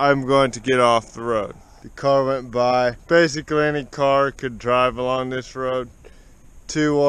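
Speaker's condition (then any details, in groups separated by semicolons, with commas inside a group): Cerebral palsy; spastic, affects walking and legs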